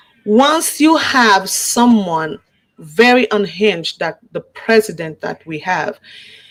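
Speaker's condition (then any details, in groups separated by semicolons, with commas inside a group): No condition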